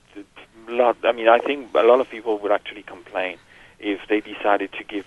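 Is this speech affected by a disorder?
No.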